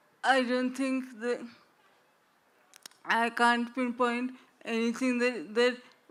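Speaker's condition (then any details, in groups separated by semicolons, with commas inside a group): Traumatic brain injury; accident; speech fully slurred early, much improved now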